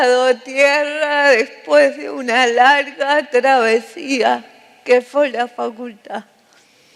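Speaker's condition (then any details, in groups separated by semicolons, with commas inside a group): Cerebral palsy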